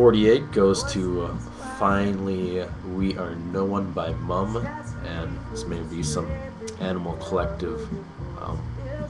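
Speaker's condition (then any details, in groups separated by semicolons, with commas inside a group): No condition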